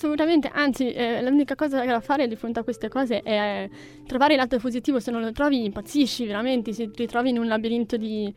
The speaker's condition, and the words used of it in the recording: Deafness. Allora, io sono qui per raccontarvi la mia storia perché sono sorda, sulla documentazione ci sarebbe scritto sordo muto, ma io parlo anche fin troppo.